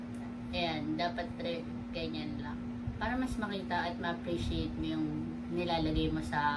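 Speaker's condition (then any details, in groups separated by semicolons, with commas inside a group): No condition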